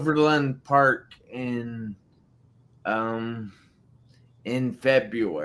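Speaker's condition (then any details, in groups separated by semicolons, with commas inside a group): Traumatic brain injury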